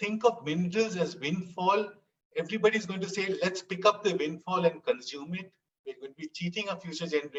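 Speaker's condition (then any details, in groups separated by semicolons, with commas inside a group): No condition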